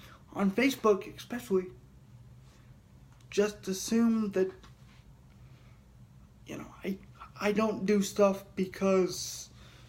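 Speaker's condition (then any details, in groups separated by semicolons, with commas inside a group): Cerebral palsy; heavily altered breathing patterns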